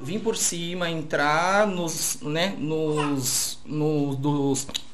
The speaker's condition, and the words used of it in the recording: Stuttering. Oi, você também tinha que tirar essa gagueira dele, né?